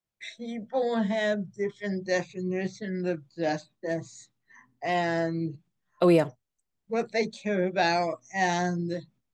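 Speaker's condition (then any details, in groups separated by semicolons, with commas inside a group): Cerebral palsy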